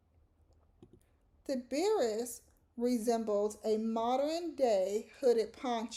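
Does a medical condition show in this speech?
No.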